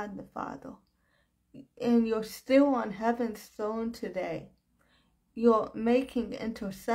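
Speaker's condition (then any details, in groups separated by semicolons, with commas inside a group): Cerebral palsy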